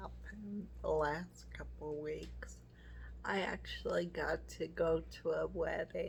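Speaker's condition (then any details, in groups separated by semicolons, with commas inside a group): MS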